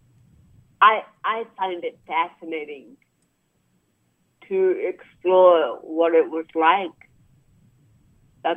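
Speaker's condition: Cerebral palsy; about 63 years old

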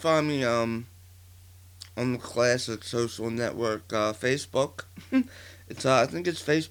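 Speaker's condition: Partial glossectomy for tongue cancer, partial, 40% of right tongue

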